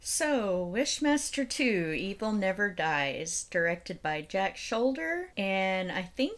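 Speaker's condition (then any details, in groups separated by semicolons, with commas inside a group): No condition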